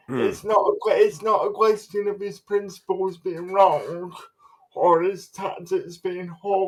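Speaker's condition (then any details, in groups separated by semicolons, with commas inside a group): Cerebral palsy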